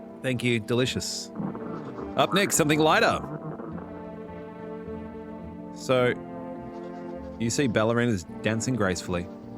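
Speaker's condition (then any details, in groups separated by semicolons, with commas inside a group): No condition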